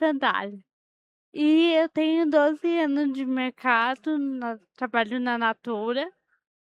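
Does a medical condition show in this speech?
Yes: cerebral palsy.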